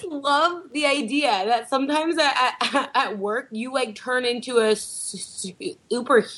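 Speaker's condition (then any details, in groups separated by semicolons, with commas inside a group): Stuttering; discloses stuttering to listeners (advertising) for past few years; audible stuttering, listeners sometimes confused by way of talking; prolonged sounds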